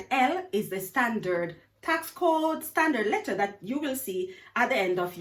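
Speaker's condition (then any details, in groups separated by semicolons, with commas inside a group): No condition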